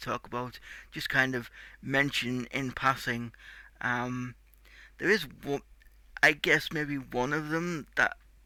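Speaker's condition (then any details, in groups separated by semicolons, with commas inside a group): Cerebral palsy; tight muscles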